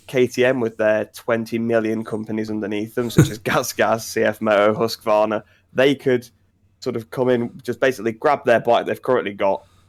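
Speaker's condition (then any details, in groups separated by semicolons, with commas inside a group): No condition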